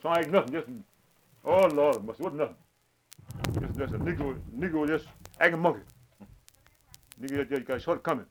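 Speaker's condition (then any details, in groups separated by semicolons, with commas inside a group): No condition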